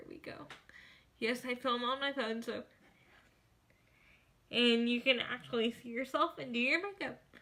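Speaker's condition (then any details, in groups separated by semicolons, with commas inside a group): Cerebral palsy, spastic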